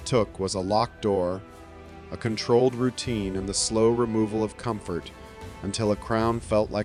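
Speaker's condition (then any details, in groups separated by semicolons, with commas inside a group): No condition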